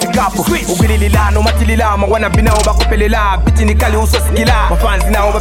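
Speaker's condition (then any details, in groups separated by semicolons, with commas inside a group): No condition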